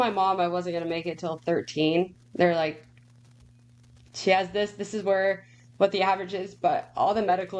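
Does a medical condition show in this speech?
No.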